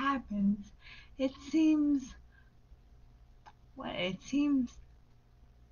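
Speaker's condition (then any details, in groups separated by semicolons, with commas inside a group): Brain injury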